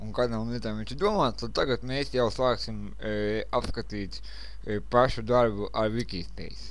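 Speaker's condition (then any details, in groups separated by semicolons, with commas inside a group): Cerebral palsy; since birth; speech not very clear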